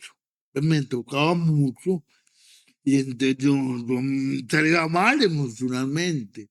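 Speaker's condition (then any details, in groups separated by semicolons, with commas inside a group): Cerebral palsy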